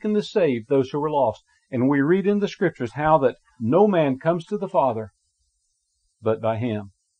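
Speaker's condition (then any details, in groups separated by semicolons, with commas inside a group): No condition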